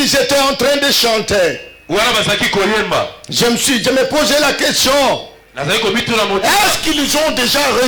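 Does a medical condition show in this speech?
No.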